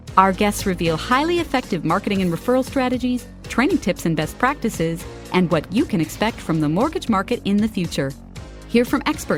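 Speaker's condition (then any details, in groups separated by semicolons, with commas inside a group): No condition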